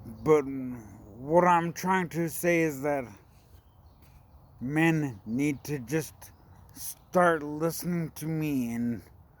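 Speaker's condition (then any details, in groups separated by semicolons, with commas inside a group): Brain injury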